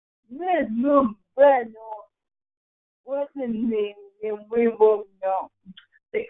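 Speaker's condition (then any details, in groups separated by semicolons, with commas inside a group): Cerebral palsy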